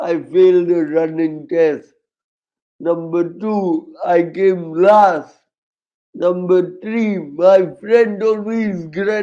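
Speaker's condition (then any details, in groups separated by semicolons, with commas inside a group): Cerebral palsy, severe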